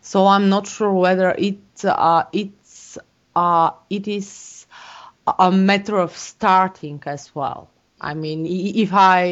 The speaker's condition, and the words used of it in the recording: Stuttering. I mean, it depends on my ability in it and on my processing time.